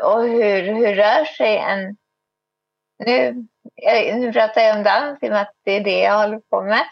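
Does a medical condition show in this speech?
Yes: cerebral palsy, spastic.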